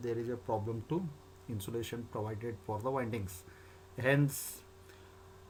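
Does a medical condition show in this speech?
No.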